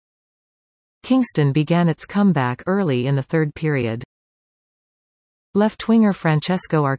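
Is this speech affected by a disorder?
No.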